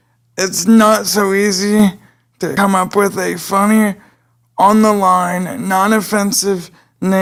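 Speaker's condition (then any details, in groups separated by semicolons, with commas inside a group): Cerebral palsy; able to speak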